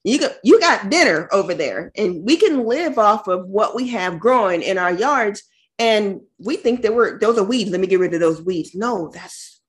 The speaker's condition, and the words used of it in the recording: None; typical speech.